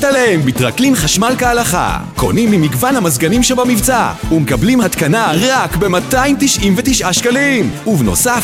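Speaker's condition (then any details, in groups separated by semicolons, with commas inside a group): No condition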